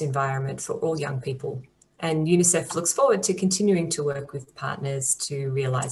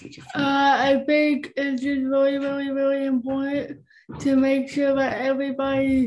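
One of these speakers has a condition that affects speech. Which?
The second: cerebral palsy; from birth, oxygen deprivation, right side weaker.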